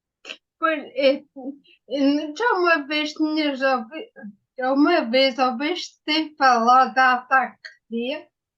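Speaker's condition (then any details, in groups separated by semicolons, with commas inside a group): Ataxia; ataxia after brain injury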